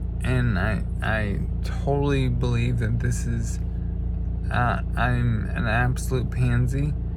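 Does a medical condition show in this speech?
Yes: traumatic brain injury.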